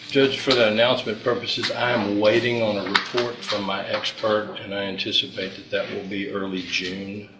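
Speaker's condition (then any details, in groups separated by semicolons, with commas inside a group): No condition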